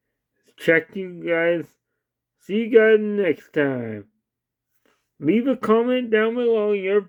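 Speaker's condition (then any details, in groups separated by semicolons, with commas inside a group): Cerebral palsy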